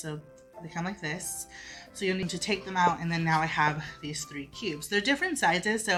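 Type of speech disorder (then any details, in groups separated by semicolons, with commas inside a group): None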